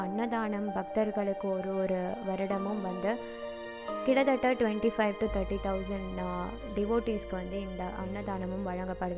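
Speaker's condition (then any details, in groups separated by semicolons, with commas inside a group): No condition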